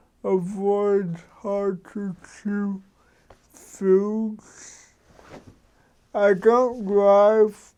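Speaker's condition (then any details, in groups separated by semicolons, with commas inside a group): Cerebral palsy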